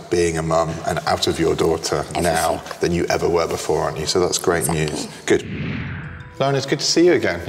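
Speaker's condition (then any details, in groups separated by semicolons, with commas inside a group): No condition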